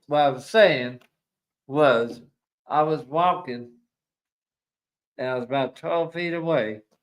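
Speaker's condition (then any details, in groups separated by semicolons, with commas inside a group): ALS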